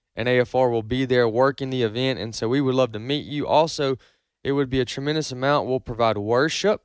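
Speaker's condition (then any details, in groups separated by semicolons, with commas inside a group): No condition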